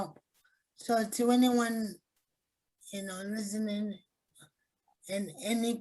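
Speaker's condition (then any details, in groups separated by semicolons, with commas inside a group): Cerebral palsy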